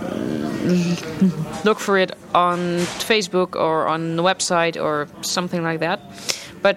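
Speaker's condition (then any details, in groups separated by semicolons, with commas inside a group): Stuttering; many years of past speech therapy; accepts stuttering, content with current state after therapy; momentary difficulty pronouncing a word mid-sentence; blocks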